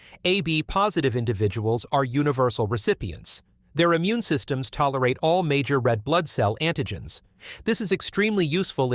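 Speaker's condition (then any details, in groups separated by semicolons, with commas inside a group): No condition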